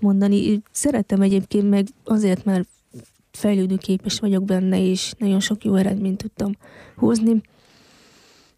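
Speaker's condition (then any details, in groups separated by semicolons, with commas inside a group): Hearing loss since birth; congenital, found at age one, device with surgery at 2.5, eight ear operations (3 left, 5 right) until ten; wears hearing device, blow to head could damage it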